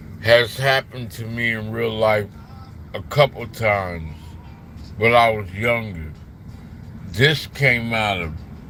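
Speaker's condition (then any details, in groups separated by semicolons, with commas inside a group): Slurred speech; still slurs words occasionally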